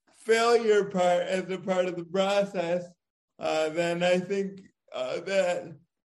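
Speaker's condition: Cerebral palsy; diagnosed as firstborn child, went to therapy

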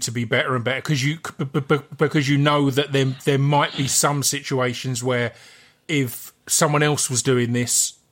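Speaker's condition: No condition

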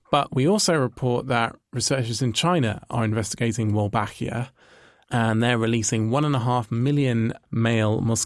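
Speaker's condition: No condition

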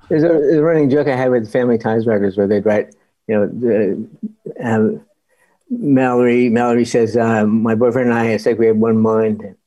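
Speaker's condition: Parkinson's disease; still walks poorly

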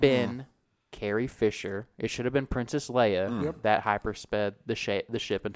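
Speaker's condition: No condition

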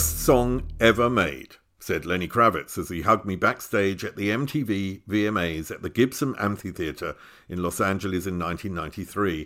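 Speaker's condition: No condition

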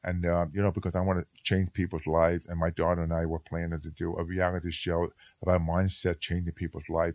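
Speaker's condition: Hearing loss; severe speech impediment as a child

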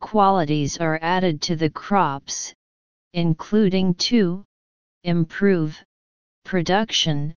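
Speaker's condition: No condition

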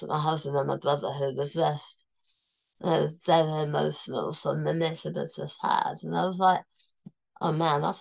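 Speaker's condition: Tongue cancer, near-total glossectomy, stage 4 tongue cancer; near-total tongue removal, temporary tracheostomy

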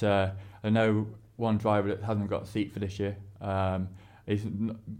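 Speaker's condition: No condition

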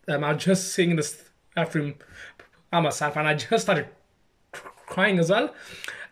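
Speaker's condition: Stammer; stammer since childhood, spoke little when young to hide it; struggles to say own name, slow to get out, less stammering with put-on Birmingham accent or exaggerated speech; prolonged sounds

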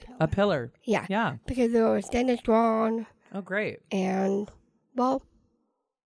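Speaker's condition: Down syndrome

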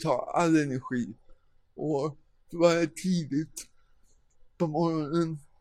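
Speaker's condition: Cerebral palsy; present from birth, caused by not breathing for first 45 minutes of life

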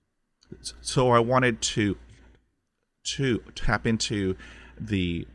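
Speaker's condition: Stuttering; stutter since childhood, 20 years speech therapy first on fluency, hypnosis, military hypnotherapist on mental health; repeated sounds, blocks

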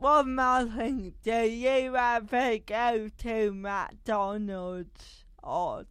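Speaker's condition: Cerebral palsy

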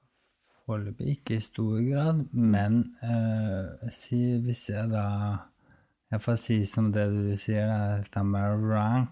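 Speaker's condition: ALS; uses breathing help, good and bad days, clenching and teeth grinding on bad days

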